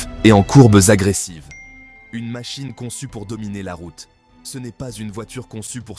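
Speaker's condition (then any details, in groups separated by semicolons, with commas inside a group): No condition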